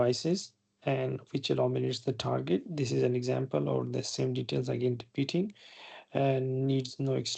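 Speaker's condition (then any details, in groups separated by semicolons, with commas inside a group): No condition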